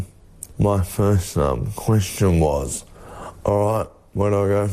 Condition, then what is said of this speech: ALS (motor neuron disease). I have progressed. You know, from November until now, speech is one of those things.